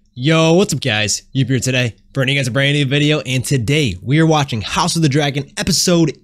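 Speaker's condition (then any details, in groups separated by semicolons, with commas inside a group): No condition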